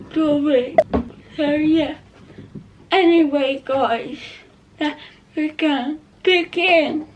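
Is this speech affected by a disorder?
Yes: cerebral palsy; not quadriplegic.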